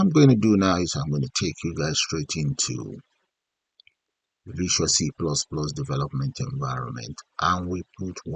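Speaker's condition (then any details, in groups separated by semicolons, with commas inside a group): No condition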